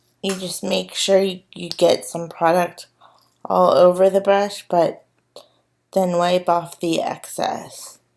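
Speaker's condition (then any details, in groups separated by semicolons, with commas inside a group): Cerebral palsy; physical disability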